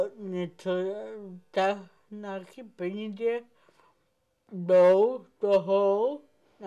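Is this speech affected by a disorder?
Yes: cerebral palsy.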